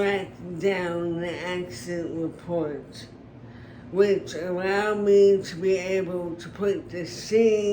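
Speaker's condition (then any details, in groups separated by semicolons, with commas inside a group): Brain injury; could not blow out candles for years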